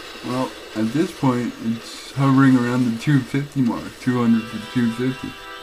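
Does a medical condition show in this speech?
Yes: cerebral palsy; affects gait and walking.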